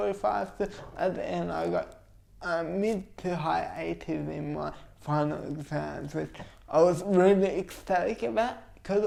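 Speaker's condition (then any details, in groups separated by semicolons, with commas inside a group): Cerebral palsy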